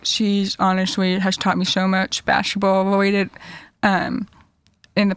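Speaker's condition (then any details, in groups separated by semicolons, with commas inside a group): Deafness; hearing loss found second grade, had passed tests via cues, hearing aids third grade, cochlear implants; coaches wear audiologist-suggested transmitter streaming directly to cochlear implants, overpowers other voices, teammates hard to hear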